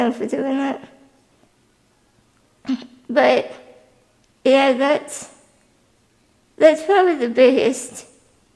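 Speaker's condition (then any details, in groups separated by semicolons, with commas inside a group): Spinal muscular atrophy type 2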